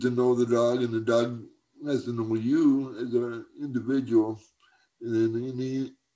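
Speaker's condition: Cerebral palsy; from birth

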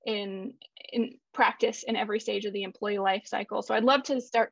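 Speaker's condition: No condition

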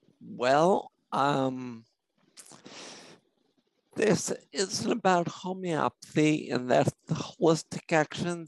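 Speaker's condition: Spinocerebellar ataxia; no definitive treatment

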